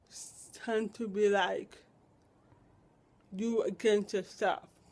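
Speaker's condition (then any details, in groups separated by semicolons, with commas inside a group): Cerebral palsy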